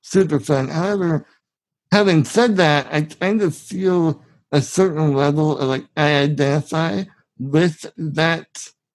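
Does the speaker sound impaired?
Yes: spinal muscular atrophy, severe; subtitles provided for guest's speech in video version.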